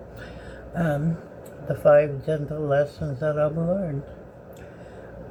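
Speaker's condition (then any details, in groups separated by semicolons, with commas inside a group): Bell's palsy; severe left-sided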